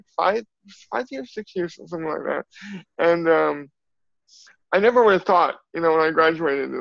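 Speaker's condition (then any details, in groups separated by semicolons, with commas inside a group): Cerebral palsy; from birth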